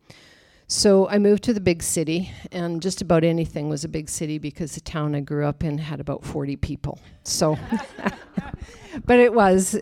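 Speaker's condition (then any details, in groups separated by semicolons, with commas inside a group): No condition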